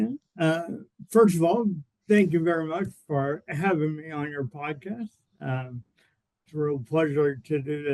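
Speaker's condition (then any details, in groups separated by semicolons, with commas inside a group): Cerebral palsy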